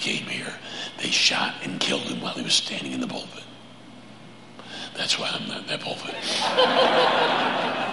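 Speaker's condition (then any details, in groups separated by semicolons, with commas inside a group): Laryngeal cancer; deep raspy 'Batman voice'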